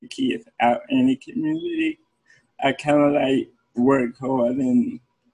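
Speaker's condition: Cerebral palsy; therapists involved in upbringing

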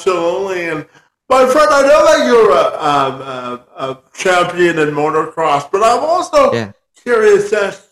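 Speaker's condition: Spastic quadriplegia cerebral palsy; legs affected

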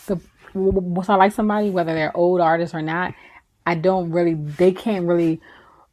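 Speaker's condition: Stutter; still has bad days; rehearses and records own voice before presentations; stuttering blocks, periods unable to say a word, stumbles on words, quickly gets back on track; repeated sounds, blocks

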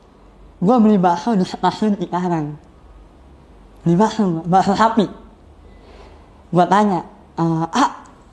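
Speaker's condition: Cleft lip (sumbing); speech unclear by own account

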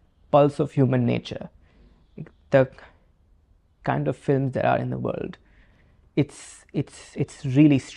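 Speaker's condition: Stammer; stammer since childhood, very quiet growing up; still stammers; repeated words, blocks

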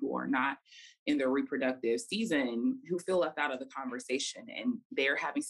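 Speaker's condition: No condition

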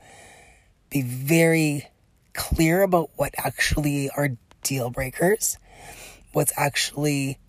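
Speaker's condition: Permanent vocal cord damage; after severe bronchial infections with laryngitis, former smoker quit 17 years ago, significant lung damage; dry throat during recording; breathy, raspy voice, decent for radio and podcasting

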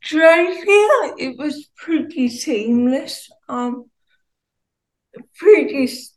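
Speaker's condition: Cerebral palsy, ataxia; mostly uses wheelchair

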